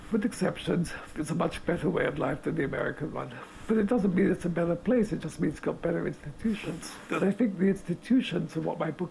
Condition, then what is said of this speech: ALS (motor neuron disease). I'm speaking through a sort of air contraption which enables me to breathe.